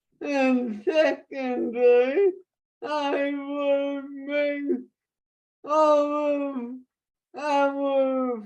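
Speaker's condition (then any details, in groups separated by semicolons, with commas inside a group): Traumatic brain injury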